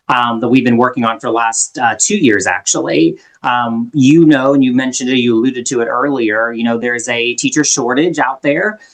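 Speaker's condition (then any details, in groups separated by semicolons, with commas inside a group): No condition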